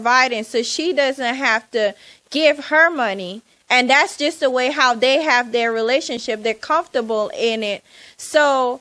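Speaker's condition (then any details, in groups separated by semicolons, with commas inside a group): No condition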